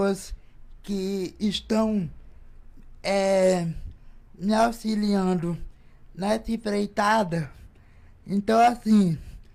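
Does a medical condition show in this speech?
Yes: cerebral palsy.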